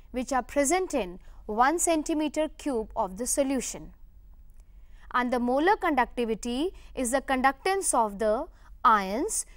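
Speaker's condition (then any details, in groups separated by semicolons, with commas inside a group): No condition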